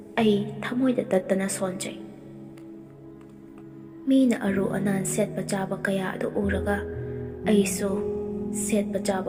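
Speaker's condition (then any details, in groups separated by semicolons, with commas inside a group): No condition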